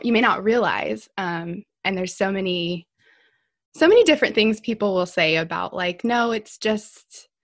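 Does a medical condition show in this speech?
No.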